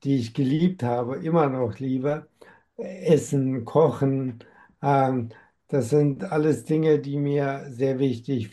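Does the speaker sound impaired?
Yes: amyotrophic lateral sclerosis; diagnosed at 47, slower course than other affected patients.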